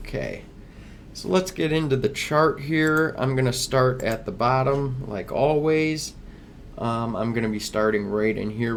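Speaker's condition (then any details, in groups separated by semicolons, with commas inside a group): No condition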